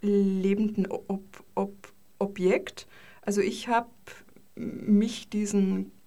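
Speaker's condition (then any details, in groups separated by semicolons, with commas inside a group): Stuttering; very severe stuttering, constitutional, therapies from age 12, therapy at 17, Van Riper therapy; long not fluent, now often spontaneously fluent, still stutters, stutters openly; still stutters at times; repeated sounds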